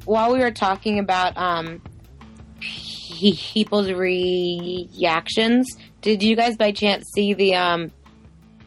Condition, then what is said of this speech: Stuttering. Yeah, so we hear that your stuttering hasn't been the same.